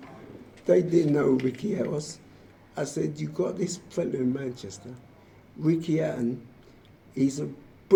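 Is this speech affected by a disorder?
Yes: motor neurone disease; affects muscles and nervous system; rapid progression.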